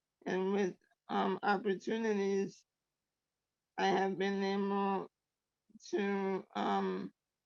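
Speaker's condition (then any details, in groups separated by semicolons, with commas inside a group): Traumatic brain injury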